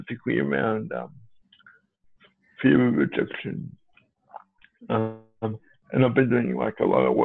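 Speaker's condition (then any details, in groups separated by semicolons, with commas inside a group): Cerebral palsy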